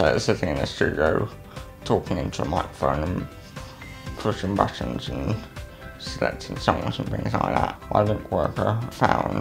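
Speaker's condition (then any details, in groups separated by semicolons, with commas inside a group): Cerebral palsy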